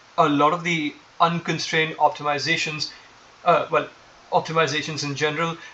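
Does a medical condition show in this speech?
No.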